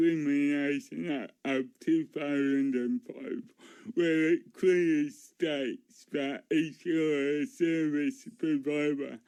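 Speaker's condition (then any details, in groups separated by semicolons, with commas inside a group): Cerebral palsy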